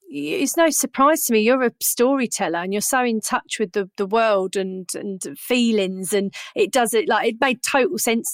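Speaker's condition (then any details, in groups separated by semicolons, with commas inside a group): No condition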